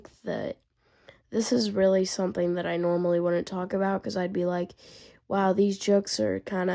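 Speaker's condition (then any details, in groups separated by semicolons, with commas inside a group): No condition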